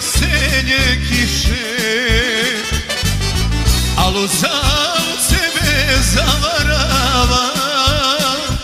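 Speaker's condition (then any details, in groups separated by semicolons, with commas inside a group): No condition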